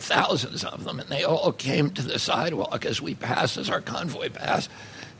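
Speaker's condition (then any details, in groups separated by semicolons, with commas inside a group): Spasmodic dysphonia; titanium bridge between vocal cords in Japan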